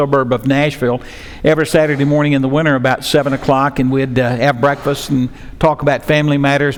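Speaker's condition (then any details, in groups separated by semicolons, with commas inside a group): No condition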